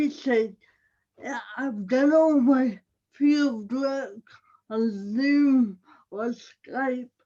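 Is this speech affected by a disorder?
Yes: cerebral palsy; audible speech impairment.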